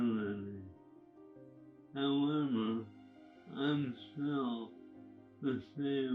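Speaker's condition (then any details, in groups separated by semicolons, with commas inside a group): ALS; progressive, losing hand use; losing speech, harder to understand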